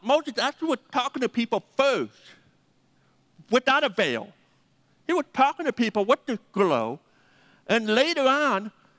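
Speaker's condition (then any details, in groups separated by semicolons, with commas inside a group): Deafness; 80% deaf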